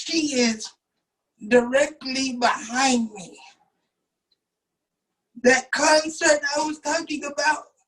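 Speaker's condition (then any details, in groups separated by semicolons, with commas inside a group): Cerebral palsy; 27 years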